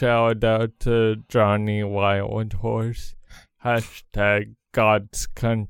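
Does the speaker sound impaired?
Yes: cerebral palsy; congenital.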